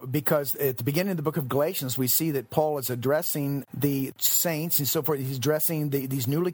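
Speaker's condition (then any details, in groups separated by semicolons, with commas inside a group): No condition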